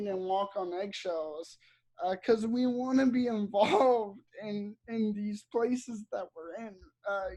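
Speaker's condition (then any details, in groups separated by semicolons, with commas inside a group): Cerebral palsy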